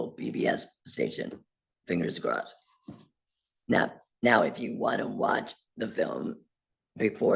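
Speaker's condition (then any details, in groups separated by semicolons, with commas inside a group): Laryngectomy; total laryngectomy, voice prosthesis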